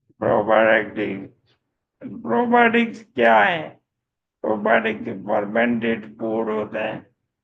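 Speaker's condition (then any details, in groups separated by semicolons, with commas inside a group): Motor neurone disease; voice strong and loud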